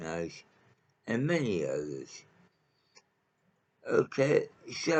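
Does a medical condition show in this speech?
Yes: mouth cancer.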